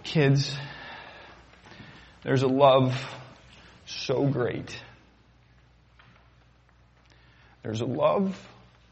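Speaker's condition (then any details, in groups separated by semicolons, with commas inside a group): No condition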